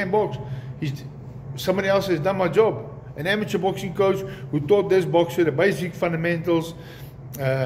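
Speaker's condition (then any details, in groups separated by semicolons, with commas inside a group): No condition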